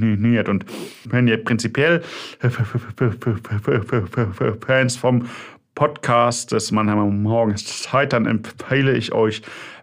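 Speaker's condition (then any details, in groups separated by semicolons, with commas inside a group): Stuttering; developmental, lifelong, possibly inherited, father stuttered, brother fluent, logopedic speech therapy, constant since second grade; part-word and word repetitions, phrase restarts, filler 'äh'; repeated sounds, prolonged sounds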